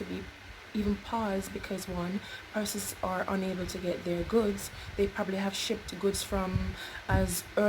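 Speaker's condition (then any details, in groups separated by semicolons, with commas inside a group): No condition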